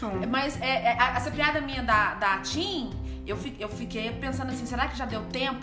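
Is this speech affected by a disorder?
No.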